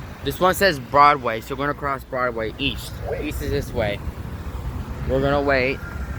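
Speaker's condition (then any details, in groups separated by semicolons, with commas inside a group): No condition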